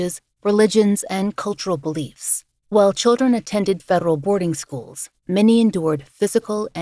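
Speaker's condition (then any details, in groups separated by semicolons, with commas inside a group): No condition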